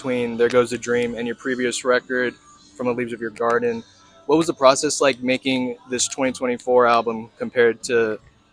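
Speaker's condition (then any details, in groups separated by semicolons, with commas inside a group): No condition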